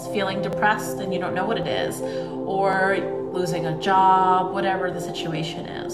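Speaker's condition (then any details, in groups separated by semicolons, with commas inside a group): No condition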